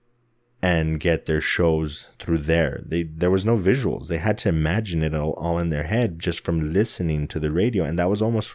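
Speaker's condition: No condition

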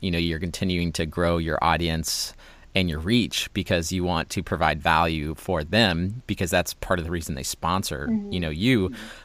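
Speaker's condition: No condition

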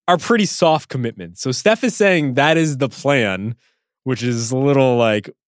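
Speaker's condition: No condition

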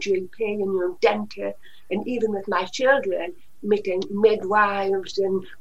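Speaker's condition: Usher syndrome (deafblindness), profoundly deaf since birth, severe; genetic

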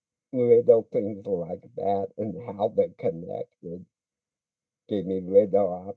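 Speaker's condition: Speech impediment

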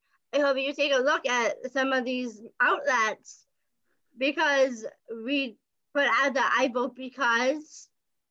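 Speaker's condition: Down syndrome

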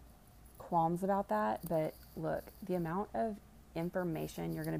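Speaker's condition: No condition

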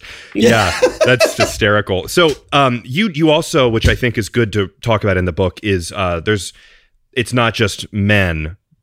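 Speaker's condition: No condition

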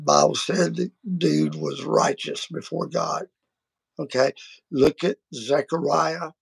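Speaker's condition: Vocal cord surgery; multiple vocal cord surgeries, including laser treatment; voice may sound harsh or grouchier than intended

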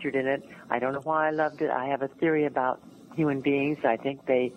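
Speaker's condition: No condition

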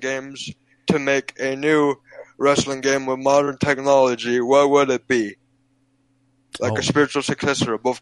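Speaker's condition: Cerebral palsy, physical only

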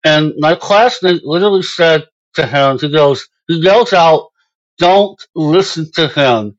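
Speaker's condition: Moebius syndrome; congenital

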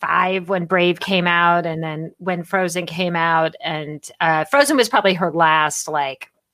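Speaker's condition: No condition

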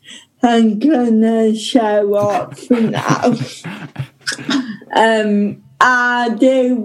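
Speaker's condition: Ataxic cerebral palsy; no breathing for 17 minutes

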